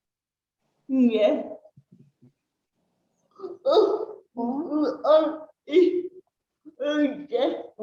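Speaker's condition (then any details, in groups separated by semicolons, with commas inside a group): Cerebral palsy; since birth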